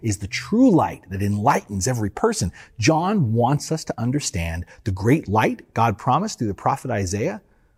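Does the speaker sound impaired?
No.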